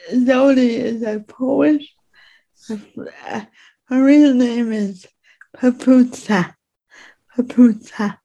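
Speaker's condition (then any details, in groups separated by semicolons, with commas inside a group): Speech impediment; disabled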